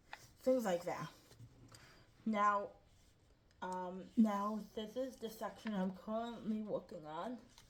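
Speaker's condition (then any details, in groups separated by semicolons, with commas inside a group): Cerebral palsy; lifelong, ankle-foot orthoses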